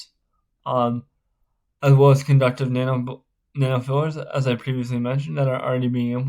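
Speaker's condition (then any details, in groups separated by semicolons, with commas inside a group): Spastic cerebral palsy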